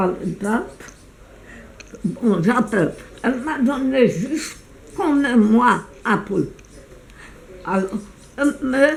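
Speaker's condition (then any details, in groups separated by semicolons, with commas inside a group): Meige syndrome; blepharospasm and oromandibular dystonia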